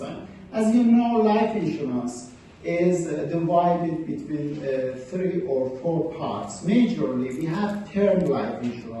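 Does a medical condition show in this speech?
No.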